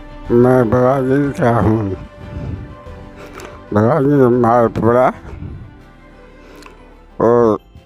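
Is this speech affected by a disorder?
Yes: mouth cancer; tongue cancer, inoperable; chemotherapy, then chemoradiation 33 sessions, reported improved; could not eat by mouth, tube fed.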